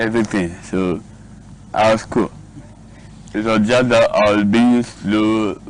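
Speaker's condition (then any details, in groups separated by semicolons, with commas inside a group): Cerebral palsy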